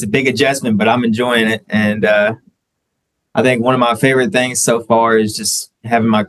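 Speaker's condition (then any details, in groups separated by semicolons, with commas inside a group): No condition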